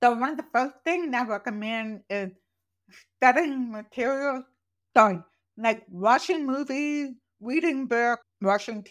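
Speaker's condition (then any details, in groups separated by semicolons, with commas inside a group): Profoundly deaf, congenital; born profoundly deaf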